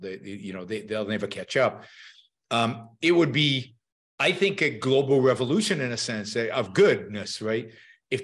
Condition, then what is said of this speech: None; typical speech.